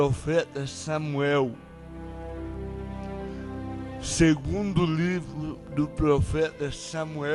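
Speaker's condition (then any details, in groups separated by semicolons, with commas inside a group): Cerebral palsy; no speech as child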